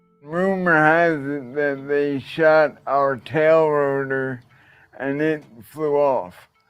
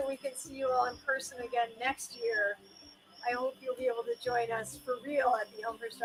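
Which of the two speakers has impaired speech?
The first: traumatic brain injury; hit head despite helmet, immediate coma; injury about 10 years ago, still recovering.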